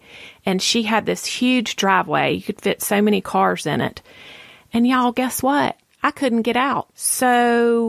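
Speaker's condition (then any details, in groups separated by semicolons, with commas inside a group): No condition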